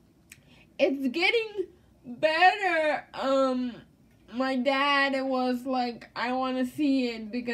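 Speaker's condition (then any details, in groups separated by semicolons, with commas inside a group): Cerebral palsy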